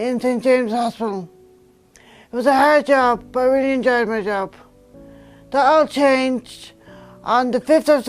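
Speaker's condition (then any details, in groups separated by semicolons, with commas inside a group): Traumatic brain injury; hearing affected; 50 weeks in hospital; speech and language therapy during rehabilitation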